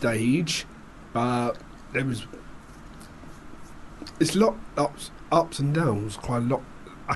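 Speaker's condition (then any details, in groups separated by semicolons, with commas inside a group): Down syndrome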